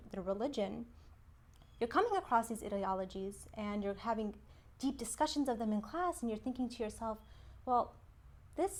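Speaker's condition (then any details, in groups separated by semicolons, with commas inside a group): No condition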